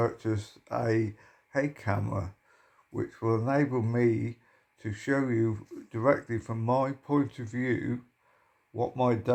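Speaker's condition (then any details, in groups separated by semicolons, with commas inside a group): Motor neuron disease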